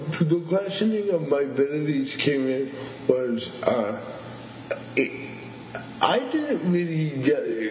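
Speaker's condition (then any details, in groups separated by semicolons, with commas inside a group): Stuttering; stuttering since at least teenage years, also cerebral palsy, which compounds things; has had long disfluent moments on own name; blocks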